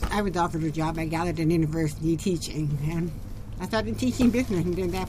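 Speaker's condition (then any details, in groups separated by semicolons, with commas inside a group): Profound deafness; genetic auditory nerve damage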